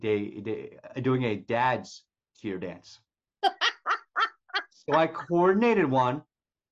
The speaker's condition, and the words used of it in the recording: Stuttering. I still have troubles with my L's, M's, W's, and sometimes my R's, so I can't say my name